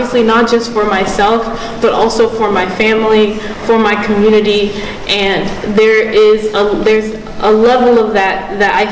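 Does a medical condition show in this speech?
No.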